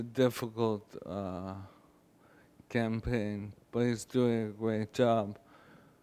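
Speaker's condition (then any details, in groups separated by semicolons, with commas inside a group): ALS, speech-generating device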